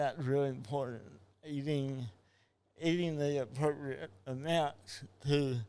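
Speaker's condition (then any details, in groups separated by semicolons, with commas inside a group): Cerebral palsy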